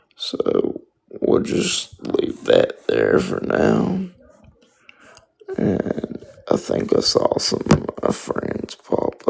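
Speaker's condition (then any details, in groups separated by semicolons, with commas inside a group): Spastic quadriplegic cerebral palsy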